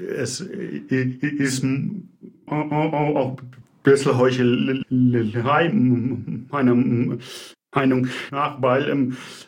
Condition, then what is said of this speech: Stuttering. Wie schwer ist es, mit einem Stotternden zu sprechen, der dich überhaupt nicht immer anschaut?